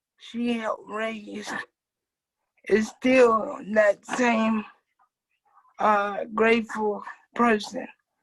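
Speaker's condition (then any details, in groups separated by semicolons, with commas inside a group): Cerebral palsy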